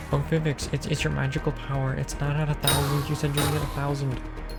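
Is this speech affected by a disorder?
No.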